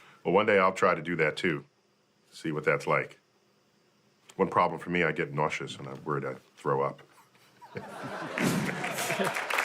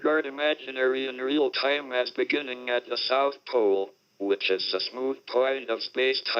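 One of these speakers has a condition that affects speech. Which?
The second: motor neurone disease (ALS); body hardly works, speaking through a speech-generating device.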